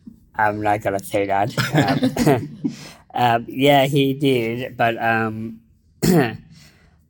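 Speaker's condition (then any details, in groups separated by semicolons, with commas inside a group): Down syndrome; intellectual disability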